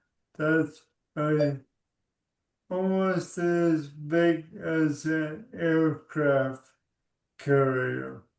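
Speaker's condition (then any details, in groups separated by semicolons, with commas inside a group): ALS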